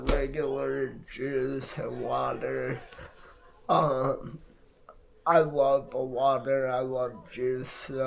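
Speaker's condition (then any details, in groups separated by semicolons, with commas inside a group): Multiple sclerosis; affects hands and left arm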